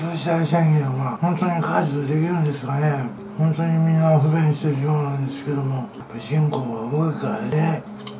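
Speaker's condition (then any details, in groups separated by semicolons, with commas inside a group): Tongue cancer, partial glossectomy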